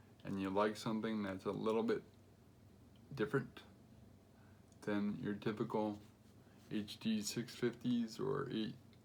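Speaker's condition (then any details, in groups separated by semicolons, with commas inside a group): Cerebral palsy; affects gait and walking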